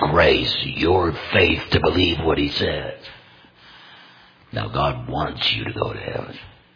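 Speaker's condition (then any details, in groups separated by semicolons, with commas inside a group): Total laryngectomy; may sound painful to listeners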